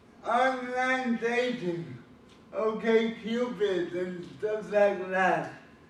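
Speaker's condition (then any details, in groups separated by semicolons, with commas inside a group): Cerebral palsy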